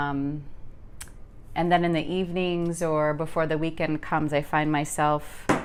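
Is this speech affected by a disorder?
No.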